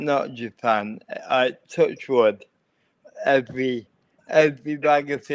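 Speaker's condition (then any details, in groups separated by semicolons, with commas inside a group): Cerebral palsy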